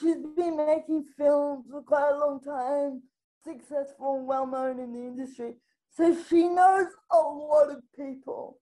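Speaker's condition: Spastic quadriplegic cerebral palsy

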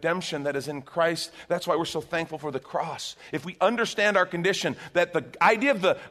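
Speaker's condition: No condition

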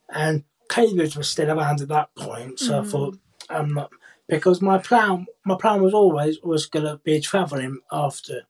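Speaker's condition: Cerebral palsy, profound hearing loss; primary school speech and language therapy

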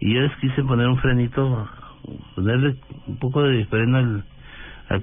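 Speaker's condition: Parkinson's disease; neurologist care, walking, running and tennis exercise, felt stronger after two weeks

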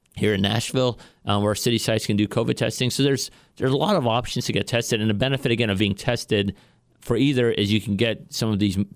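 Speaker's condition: No condition

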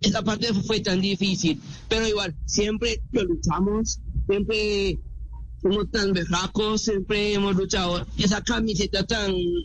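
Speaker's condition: Down syndrome; 24 years old

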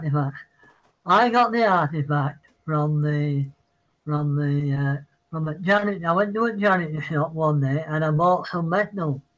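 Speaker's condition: Parkinson's; citing Parkinson's

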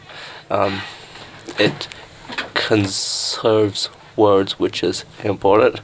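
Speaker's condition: Stutter; audible stutter on radio, repeated words and phrases, apologizes for stutter; talking slowly usually helps, no stutter in put-on joker voice with different inflection; prolonged sounds

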